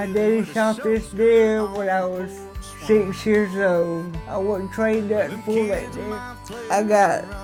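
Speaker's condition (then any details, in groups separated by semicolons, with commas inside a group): Cerebral palsy; from birth, several leg operations, muscle tone affected; diagnosed at age 1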